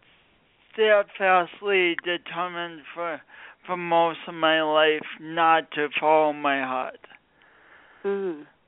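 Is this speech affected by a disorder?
Yes: speech impediment from birth injury; born few weeks early, oxygen loss on way to emergency room, coordination differences; speech impediment present, comfortable with own voice; speech impediment sounding unlike a regional accent, not a Midwestern accent.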